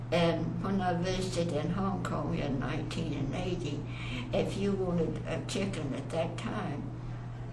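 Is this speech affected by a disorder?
Yes: Parkinson's; long-standing, onset many years earlier; swallowing affected, low volume, mumbling.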